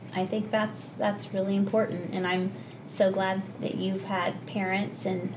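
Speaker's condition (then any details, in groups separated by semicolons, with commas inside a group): No condition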